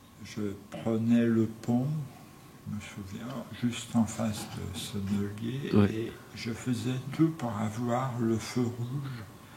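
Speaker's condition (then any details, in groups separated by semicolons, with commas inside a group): Tongue cancer; tracheostomy after surgery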